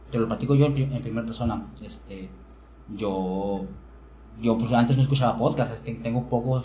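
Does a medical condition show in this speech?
Yes: stuttering; much stuttering, self-described poor speaker, tries to convey message clearly; here repeated words, prolonged sounds.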